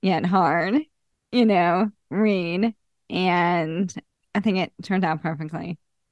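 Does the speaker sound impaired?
Yes: ALS; als onset in hand at 38, thumb-forefinger muscle loss, very little hand strength, very slow progression; still talking and advocating about 9 years after onset.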